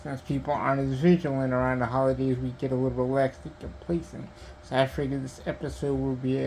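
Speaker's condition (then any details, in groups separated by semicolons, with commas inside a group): Cerebral palsy; diplegia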